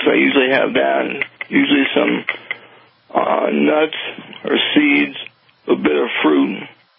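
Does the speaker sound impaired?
Yes: Parkinson's; slight tremor years before diagnosis, worsened after anesthesia for broken hip and femur, worse on left side; started Sinemet this past year, fish oil, acetyl-carnitine, acetyl-cysteine, tried glutathione IVs, tyrosine.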